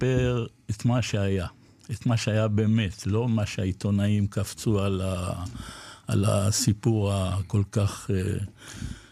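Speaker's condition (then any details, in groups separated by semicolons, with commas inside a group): Parkinson's disease; had to sell motorcycle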